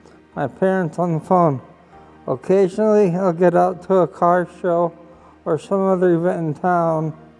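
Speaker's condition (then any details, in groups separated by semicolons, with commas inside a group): Traumatic brain injury; hit by car on motorcycle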